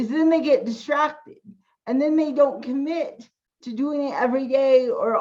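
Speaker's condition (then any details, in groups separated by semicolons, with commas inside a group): Cerebral palsy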